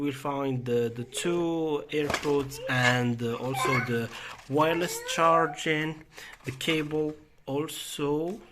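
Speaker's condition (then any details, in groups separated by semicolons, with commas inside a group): No condition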